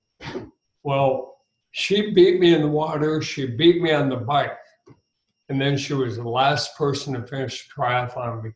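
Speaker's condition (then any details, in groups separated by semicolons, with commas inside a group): ALS; ALS with throat onset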